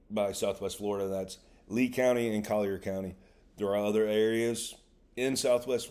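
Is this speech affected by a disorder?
No.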